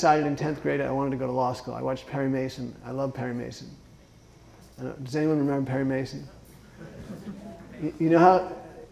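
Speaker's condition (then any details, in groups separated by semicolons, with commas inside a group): Parkinson's disease; Parkinson's onset age 41, about 12 years' history, first tremoring hand and no arm swing after thumb surgery, left foot dystonia; says some words are hard or tough to say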